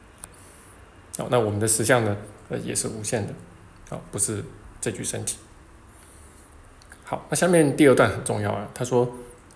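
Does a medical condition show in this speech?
No.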